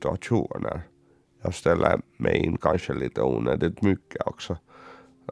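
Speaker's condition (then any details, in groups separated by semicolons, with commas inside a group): Cerebral palsy; uses wheelchair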